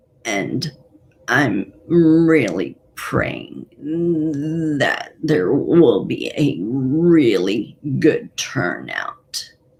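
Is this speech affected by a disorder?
Yes: Parkinson's and essential tremor.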